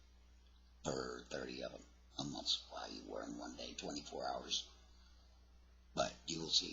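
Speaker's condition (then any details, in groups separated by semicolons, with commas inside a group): Laryngectomy; tracheoesophageal puncture, voice prosthesis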